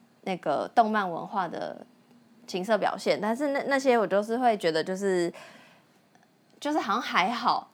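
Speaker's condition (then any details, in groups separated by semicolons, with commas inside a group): No condition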